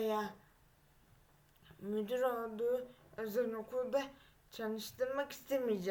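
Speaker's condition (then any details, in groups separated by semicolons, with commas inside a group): Cerebral palsy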